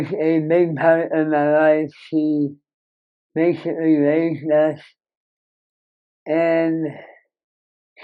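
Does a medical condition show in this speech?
Yes: Moebius syndrome; severe nerve damage.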